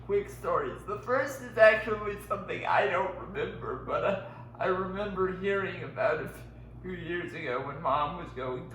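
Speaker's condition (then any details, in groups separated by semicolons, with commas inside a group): Cerebral palsy; powered wheelchair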